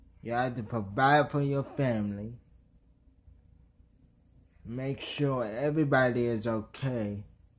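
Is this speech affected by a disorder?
Yes: traumatic brain injury.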